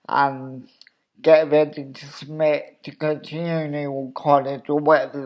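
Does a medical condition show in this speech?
Yes: cerebral palsy; obvious speech impediment.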